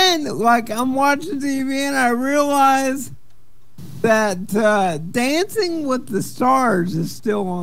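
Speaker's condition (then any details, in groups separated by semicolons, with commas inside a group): Cerebral palsy; wheelchair user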